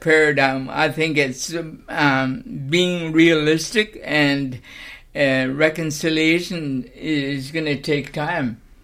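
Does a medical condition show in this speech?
Yes: cerebral palsy.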